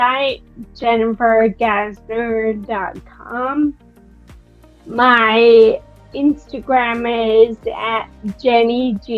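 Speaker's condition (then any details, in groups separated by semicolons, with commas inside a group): Friedreich's ataxia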